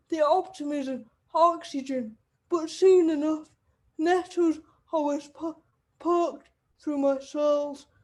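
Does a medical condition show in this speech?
Yes: cerebral palsy; wheelchair user.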